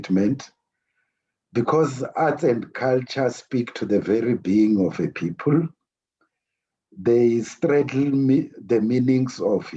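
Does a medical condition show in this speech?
No.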